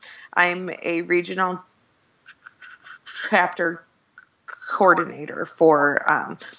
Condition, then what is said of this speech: Stuttering. It's, I do stutter on it.